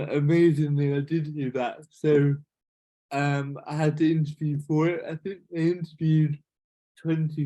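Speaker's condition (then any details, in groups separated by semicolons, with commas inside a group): Cerebral palsy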